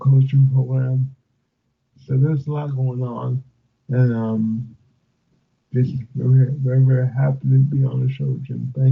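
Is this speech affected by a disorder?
Yes: cerebral palsy; from birth, affects speech, arms, legs, limited hand use; frequent falls.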